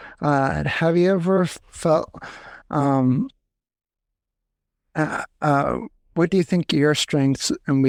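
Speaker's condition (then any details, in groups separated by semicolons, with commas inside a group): Cerebral palsy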